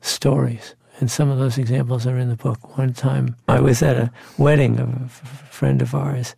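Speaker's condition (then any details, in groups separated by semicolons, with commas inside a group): Parkinson's disease; possible REM sleep signs about ten years earlier, handwriting became illegible; symptoms for several years, diagnosis first suggested on sight by neurologist Dr. Martin Samuels; voice once decent, now fuzzy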